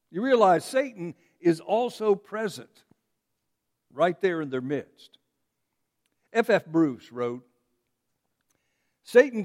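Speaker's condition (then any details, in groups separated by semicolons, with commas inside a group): No condition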